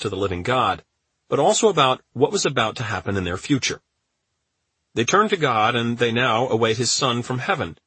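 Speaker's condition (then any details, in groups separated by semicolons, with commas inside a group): No condition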